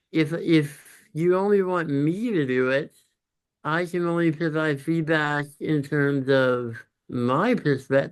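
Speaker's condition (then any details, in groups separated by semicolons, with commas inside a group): Congenital muscular dystrophy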